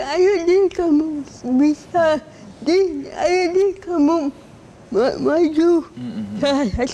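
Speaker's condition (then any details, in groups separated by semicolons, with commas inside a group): Cerebral palsy; walking relatively difficult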